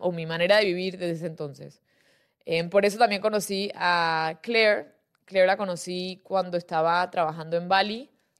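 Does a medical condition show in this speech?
No.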